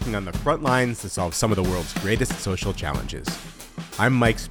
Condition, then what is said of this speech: None; typical speech.